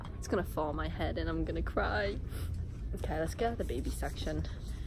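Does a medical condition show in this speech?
No.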